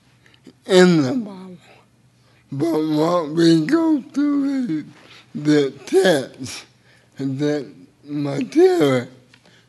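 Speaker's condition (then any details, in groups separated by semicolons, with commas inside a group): Cerebral palsy; involuntary hand movements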